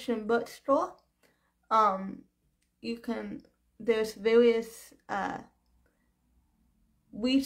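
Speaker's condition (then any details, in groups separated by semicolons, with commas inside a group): Cerebral palsy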